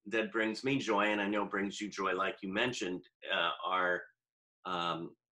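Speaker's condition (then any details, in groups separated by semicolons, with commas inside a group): No condition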